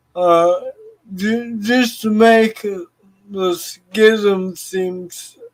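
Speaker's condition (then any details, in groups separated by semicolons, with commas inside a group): Cerebral palsy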